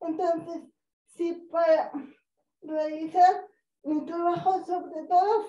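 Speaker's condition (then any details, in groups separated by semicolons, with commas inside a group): Cerebral palsy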